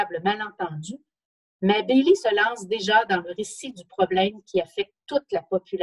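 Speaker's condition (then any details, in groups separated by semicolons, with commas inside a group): No condition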